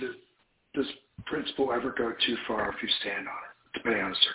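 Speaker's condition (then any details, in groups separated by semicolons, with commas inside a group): Paralyzed vocal cord; host mistakes it for a cold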